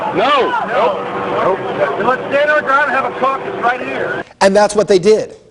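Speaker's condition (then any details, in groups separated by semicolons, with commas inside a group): No condition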